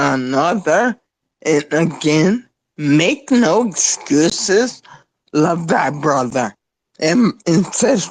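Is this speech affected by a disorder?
Yes: spinocerebellar ataxia; degenerative, progressive, affects motor skills and whole body; diagnosed years ago.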